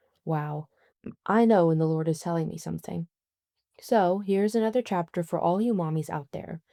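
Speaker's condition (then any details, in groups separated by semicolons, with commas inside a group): No condition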